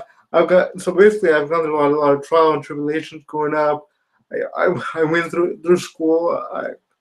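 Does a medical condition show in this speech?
Yes: spastic quadriplegia cerebral palsy.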